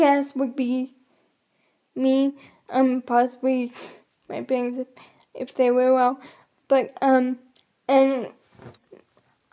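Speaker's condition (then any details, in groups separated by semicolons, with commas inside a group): Cerebral palsy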